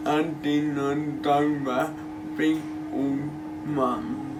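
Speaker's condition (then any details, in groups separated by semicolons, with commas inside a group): Cerebral palsy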